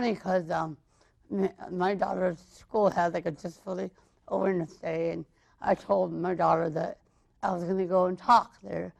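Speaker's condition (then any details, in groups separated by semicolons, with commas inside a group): Mild cerebral palsy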